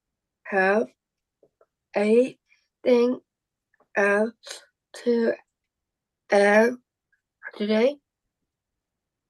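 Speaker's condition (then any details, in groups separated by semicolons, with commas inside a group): Down syndrome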